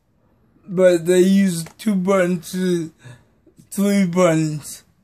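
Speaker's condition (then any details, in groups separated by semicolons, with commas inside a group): Cerebral palsy; may be hard to understand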